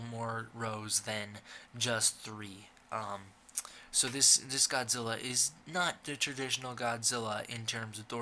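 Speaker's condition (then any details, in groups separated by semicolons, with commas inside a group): No condition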